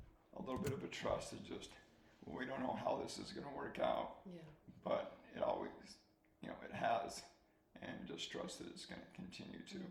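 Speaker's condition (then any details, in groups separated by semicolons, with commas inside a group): ALS; slow-progressing form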